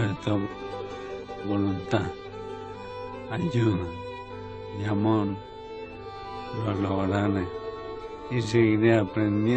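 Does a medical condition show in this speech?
Yes: ALS; late stage, near death.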